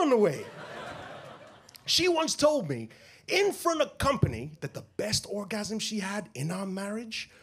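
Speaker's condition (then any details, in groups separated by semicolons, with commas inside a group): No condition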